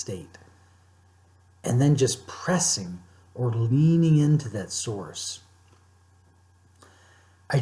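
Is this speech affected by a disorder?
No.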